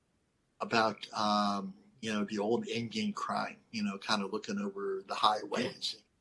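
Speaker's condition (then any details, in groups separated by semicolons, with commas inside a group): Cleft lip and palate; lisp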